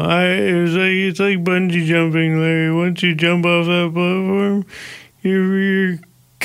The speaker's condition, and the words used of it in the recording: Parkinson's disease. So I have altered the speed of his voice by about 5% to be sure that we can hear his important story.